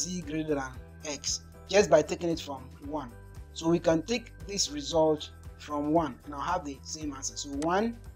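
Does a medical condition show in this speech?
No.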